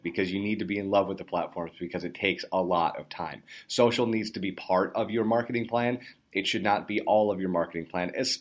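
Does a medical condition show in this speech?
No.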